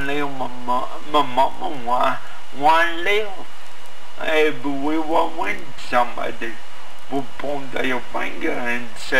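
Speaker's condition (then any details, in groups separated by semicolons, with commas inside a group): Cerebral palsy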